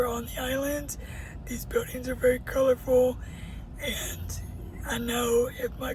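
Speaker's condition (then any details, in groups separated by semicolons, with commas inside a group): Cerebral palsy; uses a wheelchair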